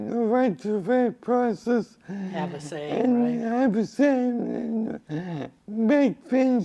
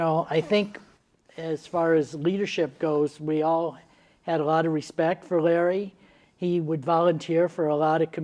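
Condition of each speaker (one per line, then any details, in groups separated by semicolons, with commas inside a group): Cerebral palsy; from birth
No condition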